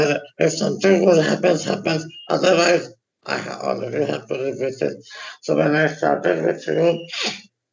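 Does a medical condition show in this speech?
Yes: tongue and neck cancer; unclear voice, difficulty speaking.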